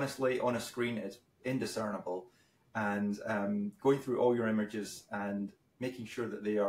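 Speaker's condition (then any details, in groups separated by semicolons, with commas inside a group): No condition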